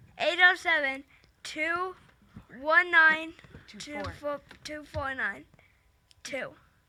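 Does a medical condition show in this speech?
Yes: cerebral palsy.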